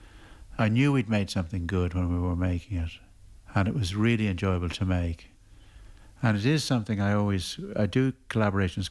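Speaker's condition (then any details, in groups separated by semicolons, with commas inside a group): Parkinson's; progressive, expected to get tougher, affects making steady non-wobbly lines; nearly 70, increasing difficulty with work, relies more on collaboration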